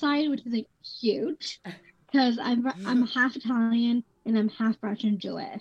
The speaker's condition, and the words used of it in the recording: Down syndrome. Yes, you've been very eloquent lately.